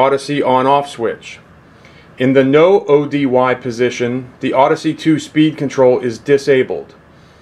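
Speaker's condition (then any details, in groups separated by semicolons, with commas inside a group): No condition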